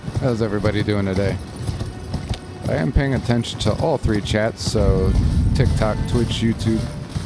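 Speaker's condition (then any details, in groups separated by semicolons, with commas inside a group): No condition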